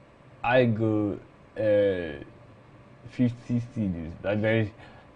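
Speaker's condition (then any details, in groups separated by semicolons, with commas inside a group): Cerebral palsy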